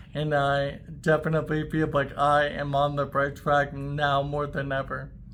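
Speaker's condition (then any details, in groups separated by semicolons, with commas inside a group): ALS; voice affected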